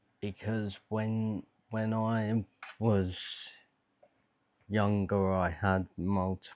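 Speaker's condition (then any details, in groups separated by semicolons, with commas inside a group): Dystonia; generalized, neck, torso, arms, hands, right-side tremor, possible cerebellar scarring; onset age 14, quite shaky, gabapentin, carbidopa-levodopa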